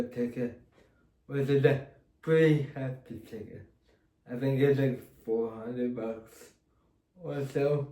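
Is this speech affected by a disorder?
Yes: cerebral palsy.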